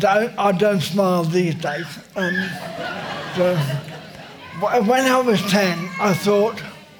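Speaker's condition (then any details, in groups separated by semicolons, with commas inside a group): Motor neurone disease; uses wheelchair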